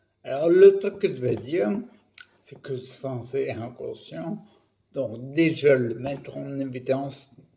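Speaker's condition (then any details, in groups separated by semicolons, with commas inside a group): Primary progressive multiple sclerosis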